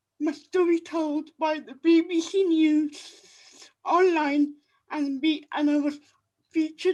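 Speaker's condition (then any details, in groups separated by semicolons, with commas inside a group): Cerebral palsy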